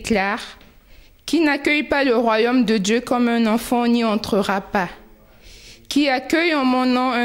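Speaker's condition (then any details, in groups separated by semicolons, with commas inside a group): No condition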